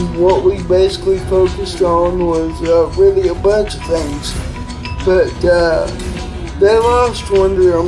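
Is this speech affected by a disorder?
Yes: cerebral palsy.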